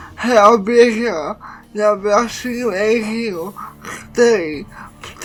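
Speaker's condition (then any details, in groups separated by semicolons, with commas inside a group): Cerebral palsy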